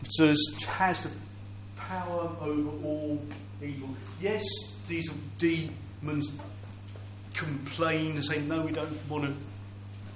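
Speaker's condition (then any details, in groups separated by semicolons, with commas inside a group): Stammer; prolonged sounds, blocks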